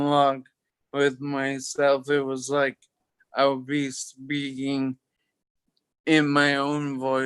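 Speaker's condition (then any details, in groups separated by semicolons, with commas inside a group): Toxic leukoencephalopathy, locked-in syndrome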